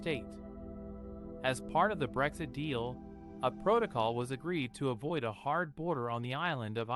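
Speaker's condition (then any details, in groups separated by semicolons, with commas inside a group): No condition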